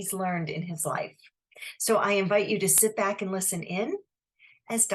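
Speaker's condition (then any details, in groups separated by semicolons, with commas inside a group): No condition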